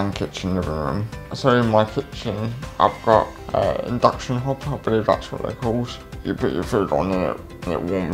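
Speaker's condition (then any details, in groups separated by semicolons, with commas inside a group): Cerebral palsy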